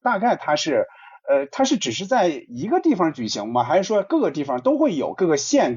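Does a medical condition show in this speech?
No.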